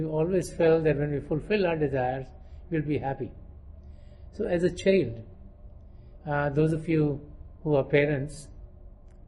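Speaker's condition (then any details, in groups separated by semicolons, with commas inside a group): No condition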